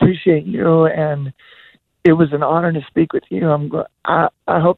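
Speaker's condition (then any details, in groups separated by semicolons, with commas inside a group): Voice disorder; 1995 voice dropped out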